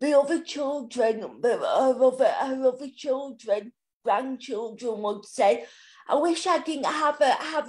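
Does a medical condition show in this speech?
Yes: cerebral palsy.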